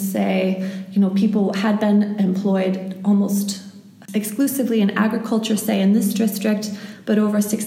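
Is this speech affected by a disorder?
No.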